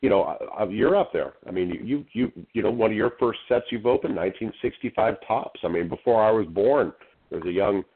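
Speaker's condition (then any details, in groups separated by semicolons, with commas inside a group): No condition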